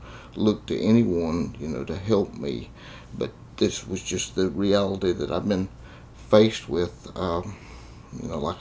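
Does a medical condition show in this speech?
Yes: cerebral palsy; congenital cerebral palsy.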